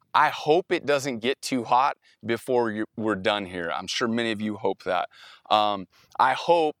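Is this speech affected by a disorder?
No.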